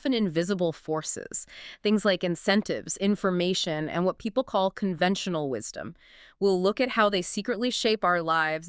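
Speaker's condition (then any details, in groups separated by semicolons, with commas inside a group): No condition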